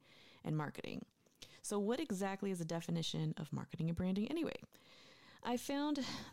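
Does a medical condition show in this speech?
No.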